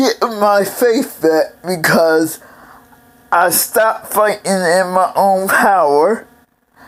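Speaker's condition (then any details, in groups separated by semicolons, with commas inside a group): Cerebral palsy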